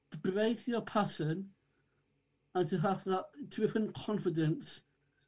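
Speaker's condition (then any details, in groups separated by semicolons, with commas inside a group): Down syndrome; from birth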